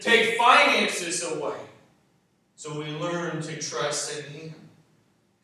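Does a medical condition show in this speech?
No.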